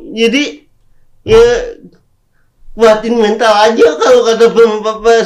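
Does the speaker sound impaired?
Yes: cerebral palsy; speaking is difficult.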